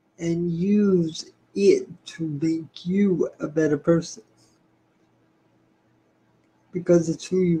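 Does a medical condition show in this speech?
Yes: spastic cerebral palsy.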